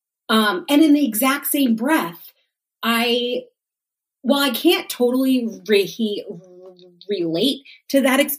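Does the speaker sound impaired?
Yes: stuttering; stuttering since childhood, less physically hard over time, frequency unchanged or higher at times; occasionally gets really stuck, particularly hard blocks, mostly less physical effort, stuttering amount unchanged; here repeated sounds, prolonged sounds, blocks.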